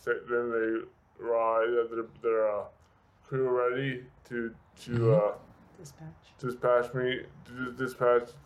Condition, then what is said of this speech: Brain injury. And what I think is really incredible is not only can you now talk, but you have been a motivational speaker.